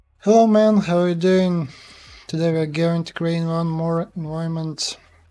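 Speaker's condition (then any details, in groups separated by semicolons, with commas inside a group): No condition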